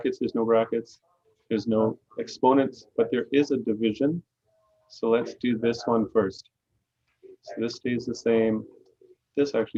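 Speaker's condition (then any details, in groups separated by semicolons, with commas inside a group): No condition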